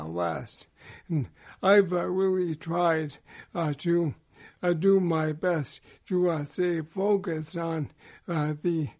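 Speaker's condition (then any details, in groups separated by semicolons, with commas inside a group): ALS; over 12 years since diagnosis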